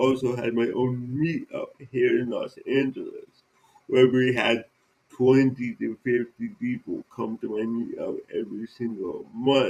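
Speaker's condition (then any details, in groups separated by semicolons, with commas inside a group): Cerebral palsy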